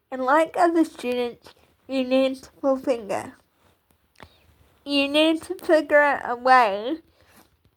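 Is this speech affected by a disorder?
Yes: cerebral palsy.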